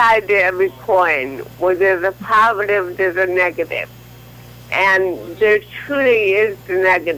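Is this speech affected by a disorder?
Yes: cerebral palsy; from birth, leg spasticity.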